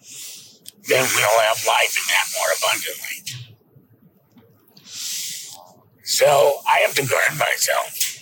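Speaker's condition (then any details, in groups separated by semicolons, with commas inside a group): Laryngectomy; esophageal speech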